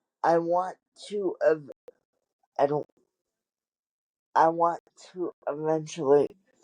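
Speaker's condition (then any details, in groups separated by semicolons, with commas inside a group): Cerebral palsy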